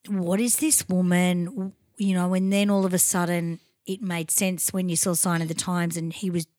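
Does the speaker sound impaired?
No.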